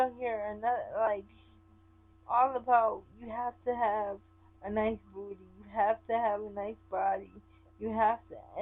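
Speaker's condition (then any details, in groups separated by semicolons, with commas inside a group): Cerebral palsy; sometimes affected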